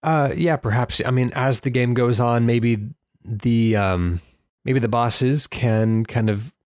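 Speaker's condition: No condition

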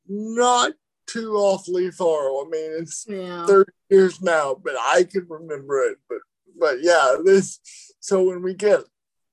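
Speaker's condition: Cerebral palsy

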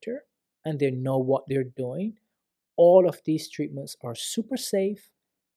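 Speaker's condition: No condition

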